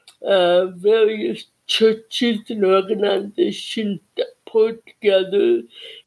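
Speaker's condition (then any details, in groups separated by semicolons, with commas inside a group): Cerebral palsy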